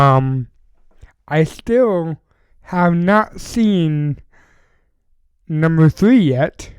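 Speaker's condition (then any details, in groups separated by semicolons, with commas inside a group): Cerebral palsy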